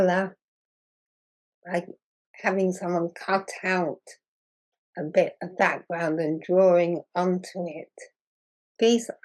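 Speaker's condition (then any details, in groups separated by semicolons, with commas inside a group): Muscular dystrophy; progressive muscle wasting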